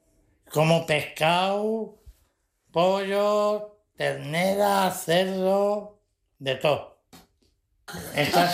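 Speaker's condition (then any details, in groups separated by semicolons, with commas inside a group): Head and neck cancer; dysphagia from head and neck cancer treatment, chemotherapy or radiotherapy; swallowing rehabilitation unit, dr. Lola Valverde, speech therapist Pilar Gallego, much improved; grinds meat before eating, Iberian pork loin eaten unground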